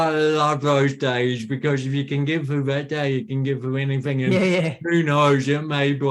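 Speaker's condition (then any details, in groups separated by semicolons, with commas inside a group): Cerebral palsy; speech impediment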